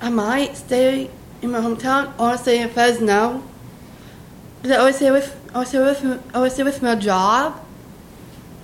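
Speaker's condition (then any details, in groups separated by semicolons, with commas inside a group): Down syndrome; present from birth, heart repair at 6 months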